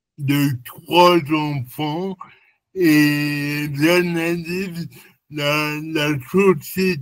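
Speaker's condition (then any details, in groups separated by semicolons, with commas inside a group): Cerebral palsy; lifelong, non-progressive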